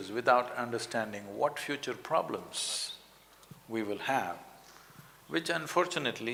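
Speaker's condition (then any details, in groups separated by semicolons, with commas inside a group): No condition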